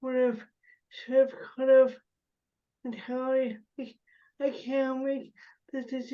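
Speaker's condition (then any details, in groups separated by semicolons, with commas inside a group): Cerebral palsy; spasticity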